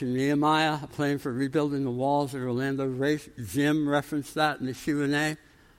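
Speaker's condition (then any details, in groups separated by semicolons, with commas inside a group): Tongue cancer, jaw reconstruction, osteonecrosis of jaw after radiation; about 13 years since tongue cancer, healing after implant surgery, permanent teeth not yet affixed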